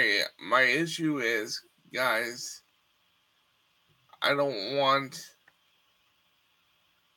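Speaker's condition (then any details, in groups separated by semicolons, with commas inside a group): Cerebral palsy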